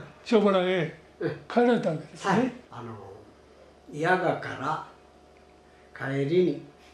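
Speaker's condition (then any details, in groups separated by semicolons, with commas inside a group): No condition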